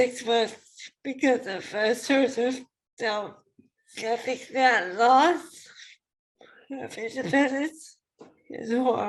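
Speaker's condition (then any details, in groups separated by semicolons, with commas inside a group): ALS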